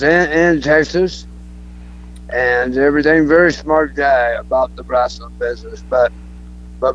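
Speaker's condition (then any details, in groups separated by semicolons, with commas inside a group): Throat cancer; cancer survivor, alive and well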